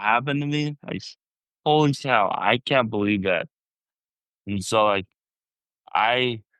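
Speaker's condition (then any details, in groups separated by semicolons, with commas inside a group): Traumatic brain injury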